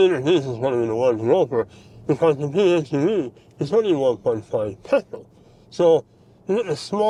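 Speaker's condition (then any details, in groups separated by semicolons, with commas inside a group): Mouth cancer surgery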